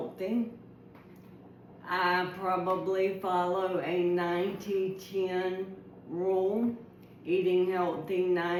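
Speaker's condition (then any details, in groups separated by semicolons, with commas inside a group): ALS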